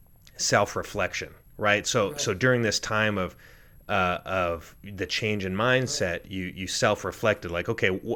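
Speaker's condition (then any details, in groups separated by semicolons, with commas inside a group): No condition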